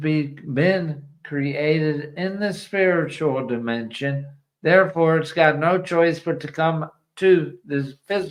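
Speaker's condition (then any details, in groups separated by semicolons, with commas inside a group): ALS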